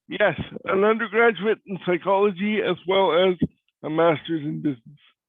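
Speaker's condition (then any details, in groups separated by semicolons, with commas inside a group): Cerebral palsy; cannot walk; voice is different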